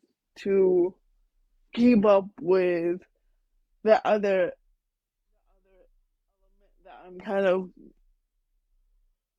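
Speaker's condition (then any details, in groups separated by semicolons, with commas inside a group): Cerebral palsy; very mild; mainly affects speech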